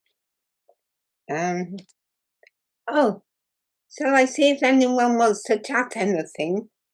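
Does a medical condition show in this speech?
Yes: muscular dystrophy.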